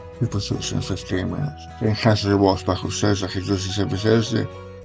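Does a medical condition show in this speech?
Yes: stage 4 tongue cancer, hemiglossectomy.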